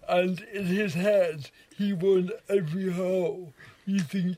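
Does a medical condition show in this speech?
Yes: cerebral palsy; wheelchair user.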